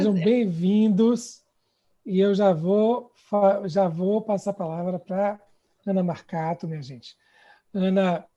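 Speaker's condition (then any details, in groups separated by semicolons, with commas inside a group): No condition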